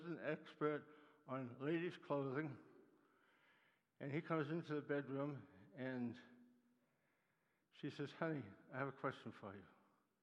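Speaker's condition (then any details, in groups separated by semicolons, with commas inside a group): Parkinson's disease; Parkinson's attacks muscles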